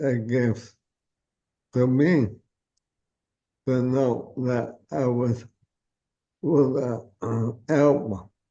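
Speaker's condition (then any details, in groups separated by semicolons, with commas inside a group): ALS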